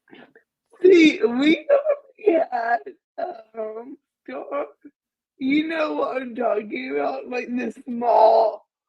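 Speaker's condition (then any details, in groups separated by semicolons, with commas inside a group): Cerebral palsy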